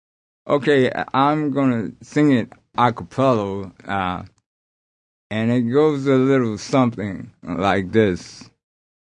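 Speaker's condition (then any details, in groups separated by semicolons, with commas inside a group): Aphasia after strokes; stuttering after strokes, had to repeat everything, impediment not heard when singing, less noticeable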